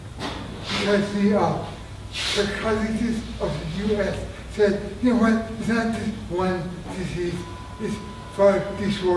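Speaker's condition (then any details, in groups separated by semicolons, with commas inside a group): Traumatic brain injury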